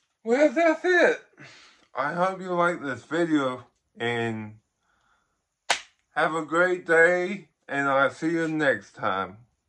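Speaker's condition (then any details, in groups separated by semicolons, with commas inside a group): Ataxic cerebral palsy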